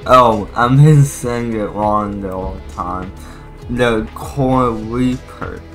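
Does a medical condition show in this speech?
Yes: cerebral palsy.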